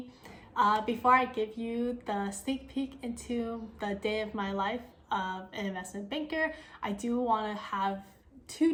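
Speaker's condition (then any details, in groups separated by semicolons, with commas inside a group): No condition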